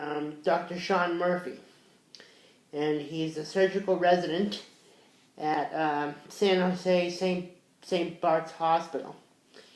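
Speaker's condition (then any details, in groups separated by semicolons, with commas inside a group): Cerebral palsy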